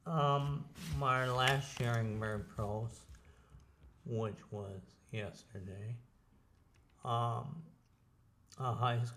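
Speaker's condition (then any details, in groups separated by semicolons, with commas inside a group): ALS; some speaking ability already lost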